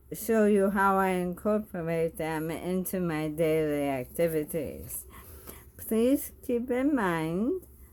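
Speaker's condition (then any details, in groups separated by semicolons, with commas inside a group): Bulbar ALS, bulbar onset; tongue atrophy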